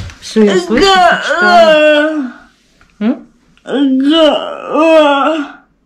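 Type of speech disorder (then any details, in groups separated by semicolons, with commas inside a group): Pseudobulbar dysarthria; cerebral palsy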